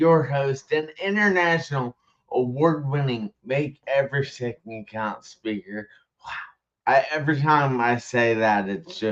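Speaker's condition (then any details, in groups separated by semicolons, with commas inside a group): Traumatic brain injury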